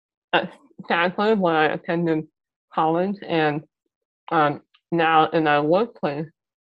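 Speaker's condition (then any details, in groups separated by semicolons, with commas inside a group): Muscular dystrophy; mild speech impairment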